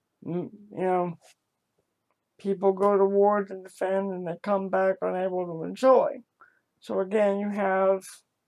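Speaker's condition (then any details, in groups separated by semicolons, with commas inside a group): Cerebral palsy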